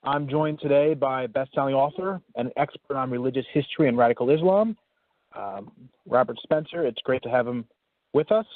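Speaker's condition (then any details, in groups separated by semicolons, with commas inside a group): No condition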